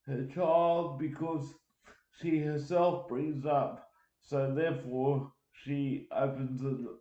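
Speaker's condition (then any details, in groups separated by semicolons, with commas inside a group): Cerebral palsy; uses wheelchair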